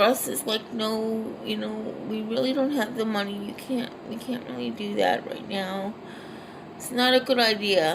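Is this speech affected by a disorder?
Yes: cerebral palsy, triplegia.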